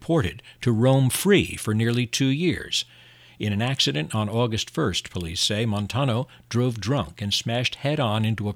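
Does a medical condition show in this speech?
No.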